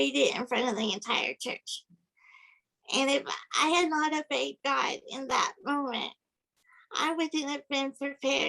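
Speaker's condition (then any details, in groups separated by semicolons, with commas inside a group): Cerebral palsy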